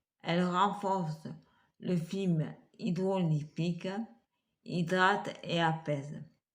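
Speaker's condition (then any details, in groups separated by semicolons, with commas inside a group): Multiple sclerosis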